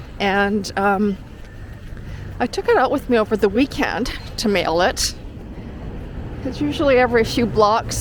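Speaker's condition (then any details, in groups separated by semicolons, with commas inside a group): No condition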